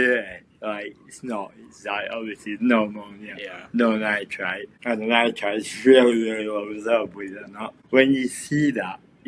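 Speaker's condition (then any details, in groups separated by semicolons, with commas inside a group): Cerebral palsy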